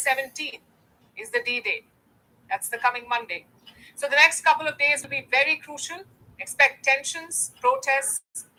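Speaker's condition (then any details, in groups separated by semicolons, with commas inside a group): No condition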